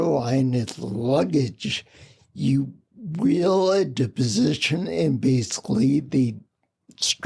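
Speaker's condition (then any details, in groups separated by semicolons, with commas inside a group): Spinocerebellar ataxia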